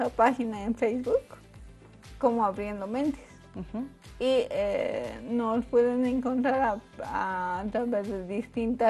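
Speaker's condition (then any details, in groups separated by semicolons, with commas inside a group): Cerebral palsy; from birth; about 40 years since onset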